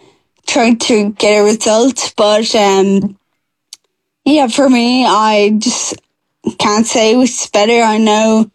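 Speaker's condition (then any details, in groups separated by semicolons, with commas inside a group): Friedreich's ataxia; rare genetic progressive disease, diagnosed at age 13; speech getting slower and more slurred over time, speaking a major struggle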